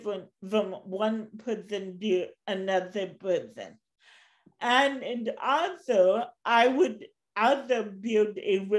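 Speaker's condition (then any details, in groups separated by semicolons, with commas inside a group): Cerebral palsy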